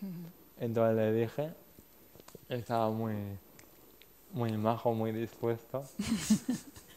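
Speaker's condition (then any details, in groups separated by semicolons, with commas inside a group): Cerebral palsy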